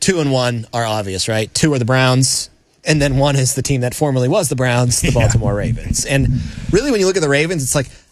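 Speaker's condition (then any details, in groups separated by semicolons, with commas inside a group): No condition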